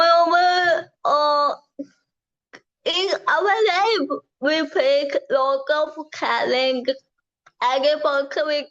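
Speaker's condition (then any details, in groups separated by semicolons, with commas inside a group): Cerebral palsy; from birth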